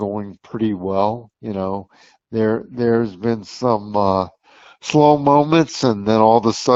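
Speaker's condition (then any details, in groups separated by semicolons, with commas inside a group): Cerebral palsy; since birth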